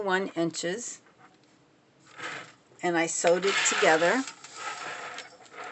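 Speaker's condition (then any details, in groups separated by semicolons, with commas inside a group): No condition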